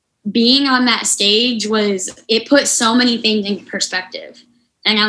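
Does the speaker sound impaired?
Yes: unilateral cleft lip and palate; severe congenital unilateral cleft lip and palate, 23 surgeries by age 17, final surgery in high school; speech therapy after stroke at 18, relearned spelling and putting words together.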